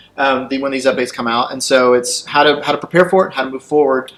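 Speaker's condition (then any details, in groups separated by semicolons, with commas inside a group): No condition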